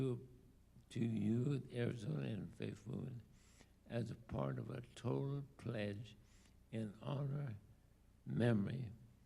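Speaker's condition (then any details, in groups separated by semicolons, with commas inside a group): ALS; diagnosed about two years ago, late onset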